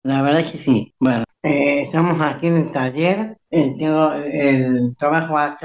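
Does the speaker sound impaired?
Yes: Down syndrome; age 64.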